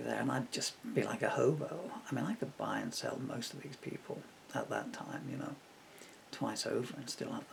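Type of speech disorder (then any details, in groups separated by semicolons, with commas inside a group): Bulbar dysarthria; progressive bulbar palsy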